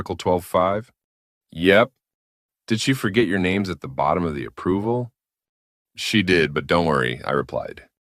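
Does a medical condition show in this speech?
No.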